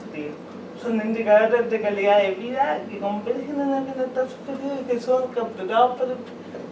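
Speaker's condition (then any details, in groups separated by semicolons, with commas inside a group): Cerebral palsy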